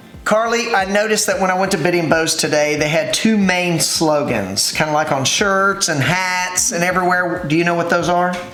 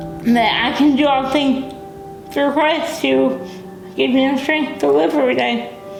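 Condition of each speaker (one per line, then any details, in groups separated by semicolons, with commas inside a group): No condition
Cerebral palsy; prenatal brain injury, uses wheelchair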